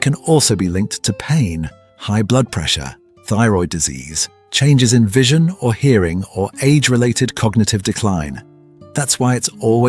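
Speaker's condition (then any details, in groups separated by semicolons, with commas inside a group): No condition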